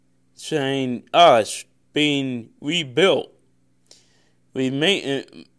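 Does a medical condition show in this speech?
Yes: cerebral palsy; congenital cerebral palsy, born with condition.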